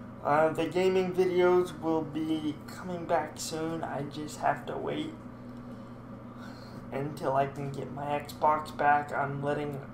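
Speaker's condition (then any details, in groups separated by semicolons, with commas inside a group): Cerebral palsy; speech sometimes affected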